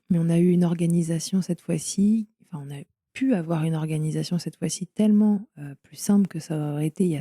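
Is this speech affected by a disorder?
No.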